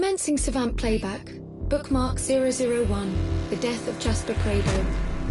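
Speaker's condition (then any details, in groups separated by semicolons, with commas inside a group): No condition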